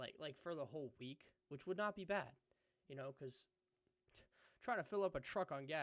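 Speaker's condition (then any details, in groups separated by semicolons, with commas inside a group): No condition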